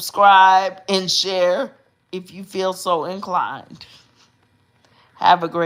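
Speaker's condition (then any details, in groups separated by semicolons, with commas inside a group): Cerebral palsy; uses specialized hospital bed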